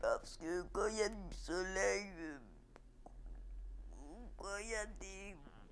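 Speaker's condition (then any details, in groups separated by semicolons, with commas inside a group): Cerebral palsy; associated cognitive troubles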